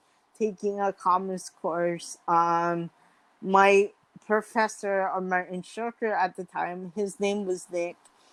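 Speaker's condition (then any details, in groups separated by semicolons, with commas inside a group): Mild cerebral palsy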